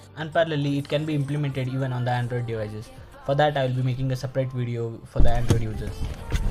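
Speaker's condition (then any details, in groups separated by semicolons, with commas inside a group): No condition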